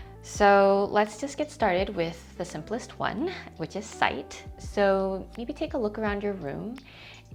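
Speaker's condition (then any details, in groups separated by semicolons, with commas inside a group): No condition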